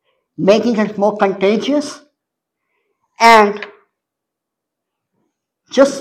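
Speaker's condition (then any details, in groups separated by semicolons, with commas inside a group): Cleft palate; congenital cleft palate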